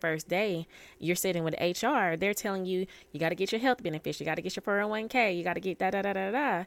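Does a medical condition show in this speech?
No.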